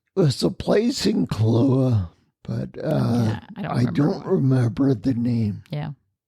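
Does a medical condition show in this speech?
Yes: spinocerebellar ataxia.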